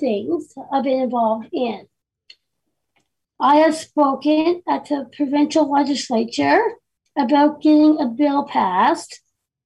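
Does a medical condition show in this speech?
Yes: Down syndrome; voice donated to Google project understood to train Google personal assistants to recognize diverse speakers.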